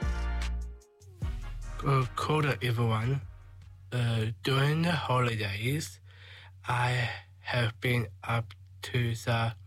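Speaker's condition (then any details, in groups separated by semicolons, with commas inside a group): Down syndrome; 21 years old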